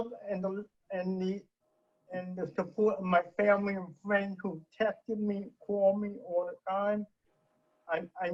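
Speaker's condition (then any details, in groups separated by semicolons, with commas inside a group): Cerebral palsy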